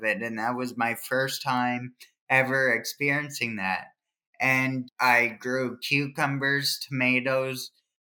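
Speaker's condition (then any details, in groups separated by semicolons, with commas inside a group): Cerebral palsy; plant work at MacArthur's nursery as therapy for hand movements and writing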